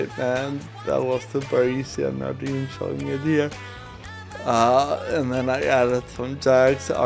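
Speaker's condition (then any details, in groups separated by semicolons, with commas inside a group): Cerebral palsy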